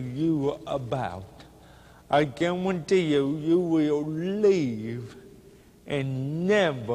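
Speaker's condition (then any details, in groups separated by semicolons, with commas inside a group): Cerebral palsy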